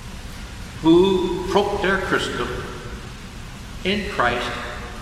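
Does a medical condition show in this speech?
No.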